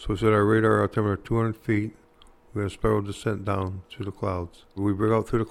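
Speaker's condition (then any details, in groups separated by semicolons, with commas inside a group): Parkinson's disease; hard time talking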